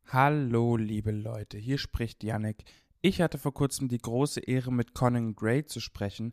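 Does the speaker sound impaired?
No.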